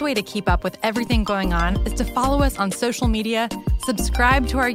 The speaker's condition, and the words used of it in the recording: No condition.